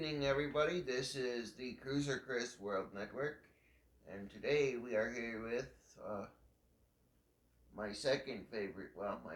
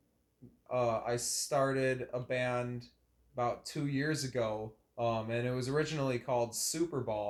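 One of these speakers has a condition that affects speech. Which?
The first: cerebral palsy; present from birth, uses wheelchair.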